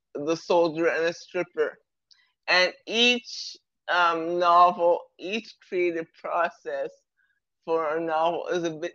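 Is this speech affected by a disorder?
Yes: cerebral palsy; present from birth.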